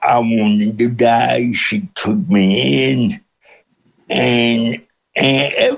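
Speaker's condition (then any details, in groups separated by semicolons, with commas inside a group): Cerebral palsy with speech impediment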